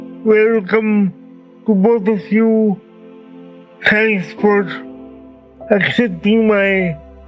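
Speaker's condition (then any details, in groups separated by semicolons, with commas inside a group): Cerebral palsy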